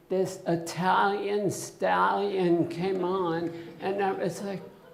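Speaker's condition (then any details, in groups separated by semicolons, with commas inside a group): Essential tremor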